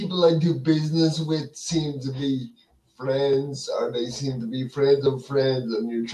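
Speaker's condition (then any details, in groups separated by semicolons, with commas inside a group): Cerebral palsy; speech affected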